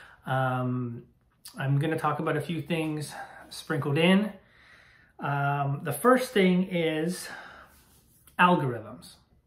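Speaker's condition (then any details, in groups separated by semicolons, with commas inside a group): No condition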